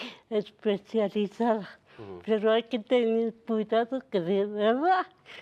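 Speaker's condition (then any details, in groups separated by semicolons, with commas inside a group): Cerebral palsy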